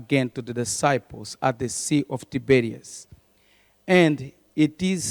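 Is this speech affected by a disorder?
No.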